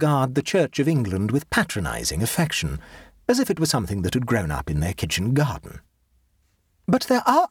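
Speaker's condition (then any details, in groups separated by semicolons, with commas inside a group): No condition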